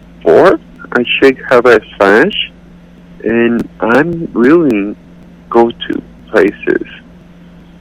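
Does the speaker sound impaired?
Yes: cerebral palsy; accepts own voice.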